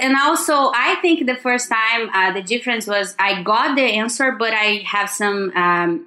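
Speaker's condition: No condition

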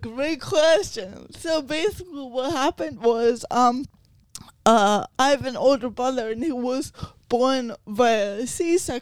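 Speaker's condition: Cerebral palsy

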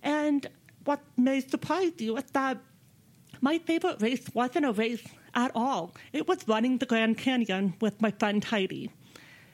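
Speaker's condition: Deafness; speaks with own voice

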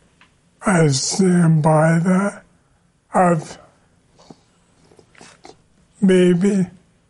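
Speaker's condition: ALS; slower form, onset at age 52 with hand weakness, head trauma suspected cause, fatal; body starting to fail, new treatment from Dr. Merit Sukovich slowing progression by a third; voice has lost its timbre

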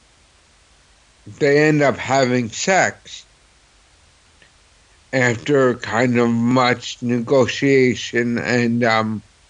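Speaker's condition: Cerebral palsy; no typical CP voice

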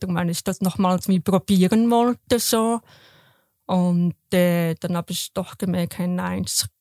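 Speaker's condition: Deafness, congenital; raised oral, intensive hearing and speech therapy, lip reading, felt therapist's vibrations to learn sounds

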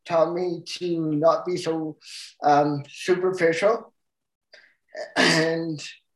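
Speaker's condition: Cerebral palsy; full-time wheelchair user

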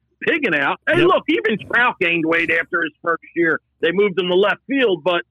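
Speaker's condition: No condition

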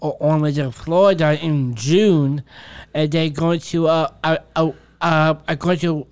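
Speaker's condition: Down syndrome; from birth

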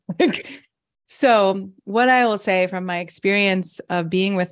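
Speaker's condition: No condition

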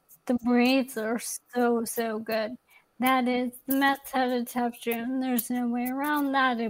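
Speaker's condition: ALS; young onset

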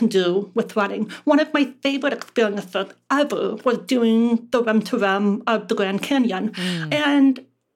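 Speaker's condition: Deafness; relies on lip reading

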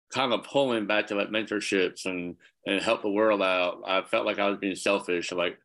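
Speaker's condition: Cleft palate; congenital, severe, nose and upper lip a bubble, teeth or nose, many surgeries; speech impediment growing up, speech therapy all through school

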